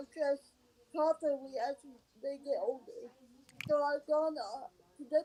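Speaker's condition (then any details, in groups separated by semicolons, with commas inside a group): Cerebral palsy; caused by infant encephalitis, scoliosis, back surgery, wheelchair user; 23 years, leg cramps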